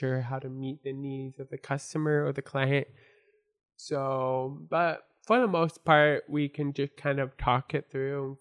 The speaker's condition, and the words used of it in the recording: Deafness. And I struggle with speech. I didn't speak my full sentence until I was 5.